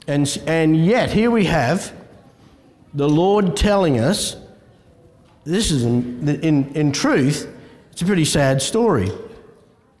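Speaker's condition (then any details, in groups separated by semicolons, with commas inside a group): No condition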